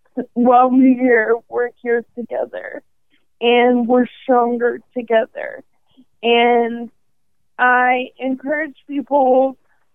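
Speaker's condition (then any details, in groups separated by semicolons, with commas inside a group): ALS; must catch breath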